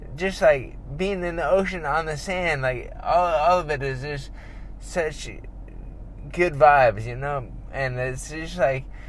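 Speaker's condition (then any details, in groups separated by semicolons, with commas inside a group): Traumatic brain injury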